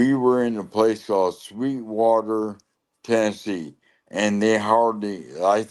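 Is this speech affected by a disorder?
Yes: lou Gehrig's disease (ALS).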